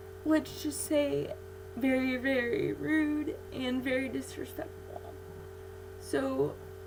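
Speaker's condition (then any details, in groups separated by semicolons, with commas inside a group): Cerebral palsy; infant ventilator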